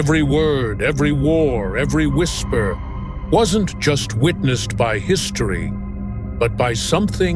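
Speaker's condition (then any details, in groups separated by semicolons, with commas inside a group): No condition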